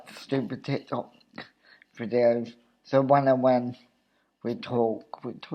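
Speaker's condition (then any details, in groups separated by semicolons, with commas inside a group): Cerebral palsy; obvious speech impediment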